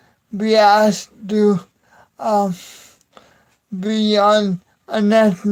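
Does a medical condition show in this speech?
Yes: cerebral palsy.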